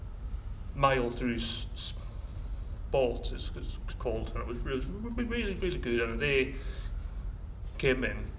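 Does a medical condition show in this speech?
Yes: speech impediment; since birth, lifelong; more confident speaking than 10 to 15 years ago; silent blocks when speaking in groups, e.g. introducing self, makes coaching courses harder; here repeated sounds, prolonged sounds, blocks.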